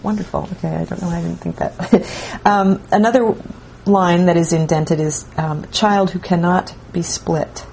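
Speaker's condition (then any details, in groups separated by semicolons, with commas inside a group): No condition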